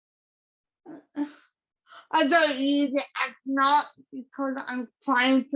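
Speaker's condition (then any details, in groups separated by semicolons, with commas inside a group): Cerebral palsy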